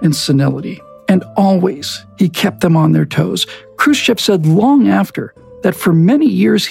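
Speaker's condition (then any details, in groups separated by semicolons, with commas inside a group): No condition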